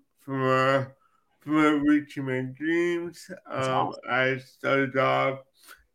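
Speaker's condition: Cerebral palsy; from birth

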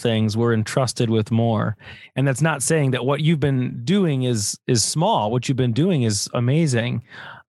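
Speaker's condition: No condition

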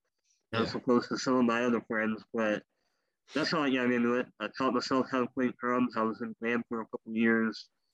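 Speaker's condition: Cleft lip and palate; congenital, rare genetic birth disorder, couple dozen operations in first months, elective leg amputations, former wheelchair user; speech impediment from cleft lip and palate

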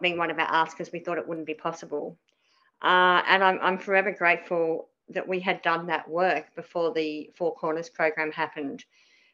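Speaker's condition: Cleft palate; lots of childhood speech therapy

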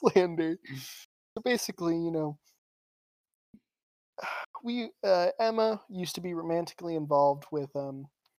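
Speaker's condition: No condition

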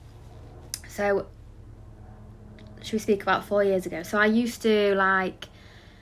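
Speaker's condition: No condition

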